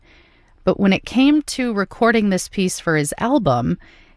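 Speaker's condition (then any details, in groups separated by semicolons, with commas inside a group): No condition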